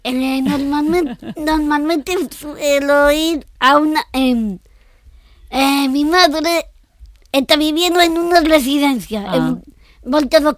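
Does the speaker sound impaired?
Yes: Down syndrome.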